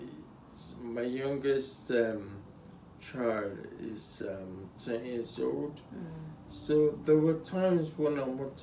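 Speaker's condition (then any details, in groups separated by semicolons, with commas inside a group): Spinocerebellar ataxia (sca7)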